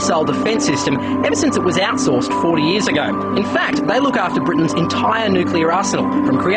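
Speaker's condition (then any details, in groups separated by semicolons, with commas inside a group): No condition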